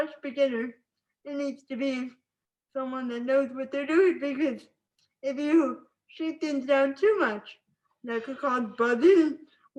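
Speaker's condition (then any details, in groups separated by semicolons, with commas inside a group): Spastic cerebral palsy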